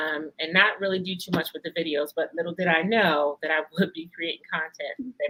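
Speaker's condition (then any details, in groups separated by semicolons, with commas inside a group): No condition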